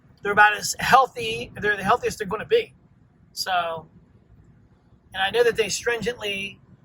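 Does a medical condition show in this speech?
No.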